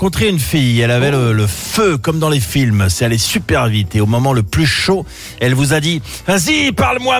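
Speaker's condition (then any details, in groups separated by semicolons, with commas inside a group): No condition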